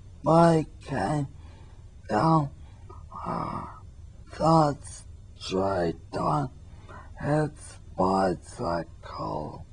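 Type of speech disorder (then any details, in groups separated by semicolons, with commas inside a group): Spastic dysarthria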